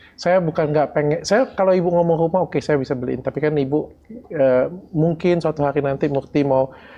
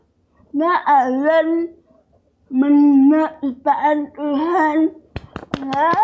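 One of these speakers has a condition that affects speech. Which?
The second: cerebral palsy.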